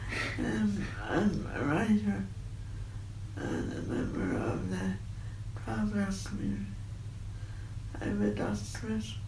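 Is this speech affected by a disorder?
Yes: cerebral palsy; uses wheelchair.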